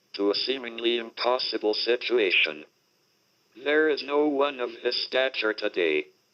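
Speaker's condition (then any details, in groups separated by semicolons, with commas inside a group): Motor neuron disease, speech-generating device; severe, body hardly works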